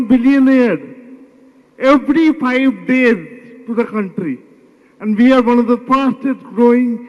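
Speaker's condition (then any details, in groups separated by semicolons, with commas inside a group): Cerebral palsy; could not talk properly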